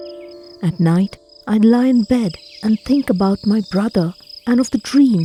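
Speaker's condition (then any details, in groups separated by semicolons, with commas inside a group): No condition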